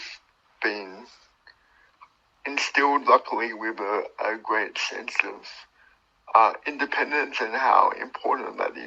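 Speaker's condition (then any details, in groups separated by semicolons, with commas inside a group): Cerebral palsy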